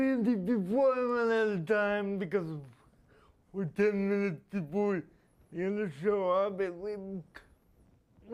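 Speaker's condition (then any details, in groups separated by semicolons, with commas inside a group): Spastic quadriplegia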